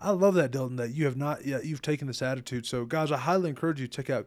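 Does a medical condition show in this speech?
No.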